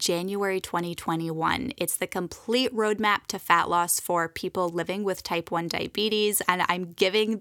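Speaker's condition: No condition

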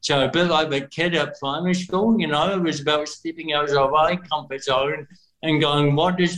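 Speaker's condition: Cerebral palsy; flexibility and stretching help

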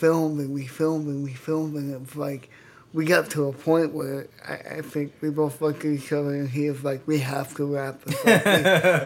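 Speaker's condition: Cerebral palsy; speech affected

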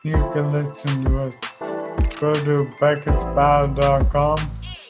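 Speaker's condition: ALS; young onset, diagnosed age 29, progressive neurodegenerative, affects walking, speech and eventually breathing; Hoyer lift recently obtained, hammock-like, for lifting out of bed

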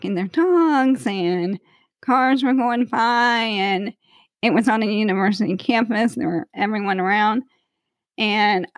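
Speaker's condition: ALS; voice weaker when tired or after much talking

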